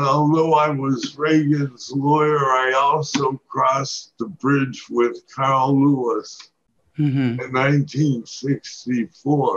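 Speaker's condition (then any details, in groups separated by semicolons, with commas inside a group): Parkinson's disease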